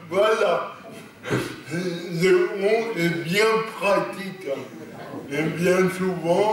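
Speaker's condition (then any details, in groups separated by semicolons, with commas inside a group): Cerebral palsy; lifelong, non-progressive; stable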